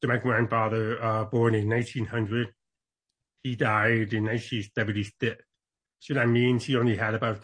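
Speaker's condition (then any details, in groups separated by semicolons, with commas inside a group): Born deaf; congenital deafness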